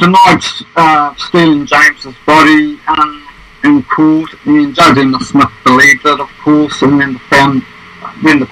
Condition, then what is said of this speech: Stuttering. Oh, things like oh, I've got a stutter too, so sometimes it takes me a bit to get my words out.